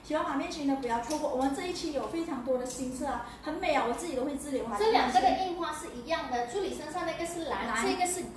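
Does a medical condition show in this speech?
No.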